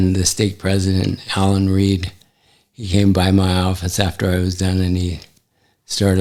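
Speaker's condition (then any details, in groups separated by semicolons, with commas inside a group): ALS; affects hand function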